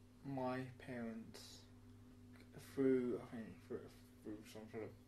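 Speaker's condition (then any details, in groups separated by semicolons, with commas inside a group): Mild cerebral palsy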